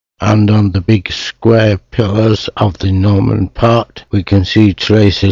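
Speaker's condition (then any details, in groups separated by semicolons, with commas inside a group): Motor neuron disease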